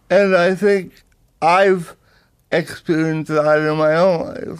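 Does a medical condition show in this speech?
Yes: cerebral palsy; power wheelchair user, personal support worker 6 hours weekly, mother toilets, washes, cooks, dresses, drives.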